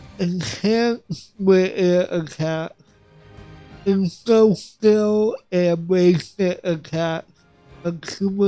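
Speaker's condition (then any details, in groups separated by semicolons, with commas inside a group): Cerebral palsy; affects voice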